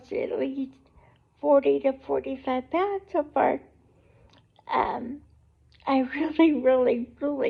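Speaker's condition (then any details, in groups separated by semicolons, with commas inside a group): Cerebral palsy; able to talk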